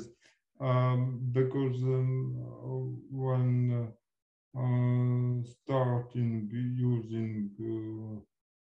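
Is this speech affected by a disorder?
Yes: cerebral palsy; from birth.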